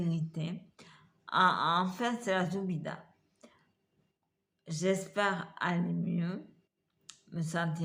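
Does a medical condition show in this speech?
Yes: multiple sclerosis; uses wheelchair.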